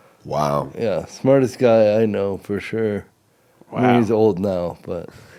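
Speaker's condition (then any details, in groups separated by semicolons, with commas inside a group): Cerebral palsy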